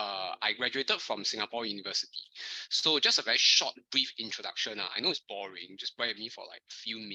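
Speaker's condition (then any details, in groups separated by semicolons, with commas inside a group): No condition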